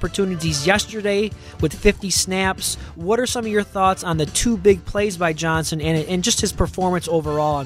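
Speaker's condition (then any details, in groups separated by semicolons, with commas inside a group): No condition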